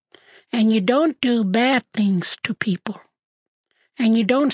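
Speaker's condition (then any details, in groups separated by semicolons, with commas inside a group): No condition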